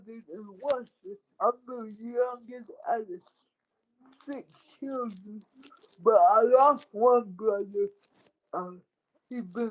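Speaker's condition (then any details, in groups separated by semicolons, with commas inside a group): Cerebral palsy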